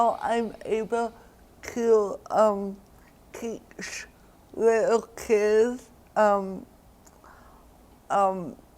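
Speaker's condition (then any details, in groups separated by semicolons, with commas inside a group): Cerebral palsy; diagnosed around age one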